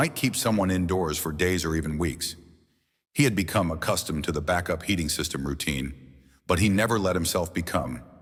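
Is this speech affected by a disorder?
No.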